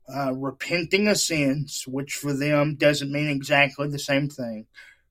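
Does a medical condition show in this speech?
Yes: cerebral palsy; wheelchair user, handicap-accessible setup on church campus.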